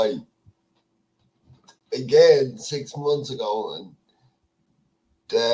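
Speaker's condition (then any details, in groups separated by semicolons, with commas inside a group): Cerebral palsy; speech affected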